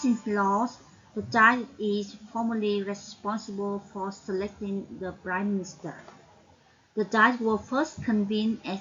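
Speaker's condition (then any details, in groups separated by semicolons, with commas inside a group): No condition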